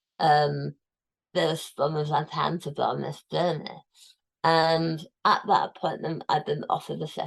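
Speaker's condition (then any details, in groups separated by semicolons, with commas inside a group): Tongue cancer, tongue removed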